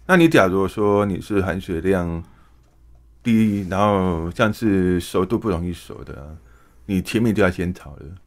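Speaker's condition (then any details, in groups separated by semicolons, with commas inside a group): Hearing impairment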